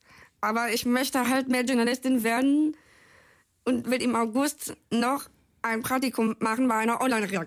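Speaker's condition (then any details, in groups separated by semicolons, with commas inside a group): Down syndrome; from birth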